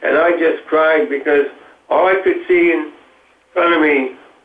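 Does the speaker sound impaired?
Yes: Parkinson's disease; Parkinson's diagnosed five years ago, stutter since at least college years; very painful, frustrating, attacks jaw and hands, physical therapy with Kevin Linde, exercise bike, swimming.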